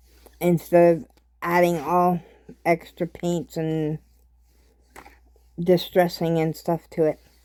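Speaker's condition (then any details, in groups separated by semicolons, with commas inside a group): Cerebral palsy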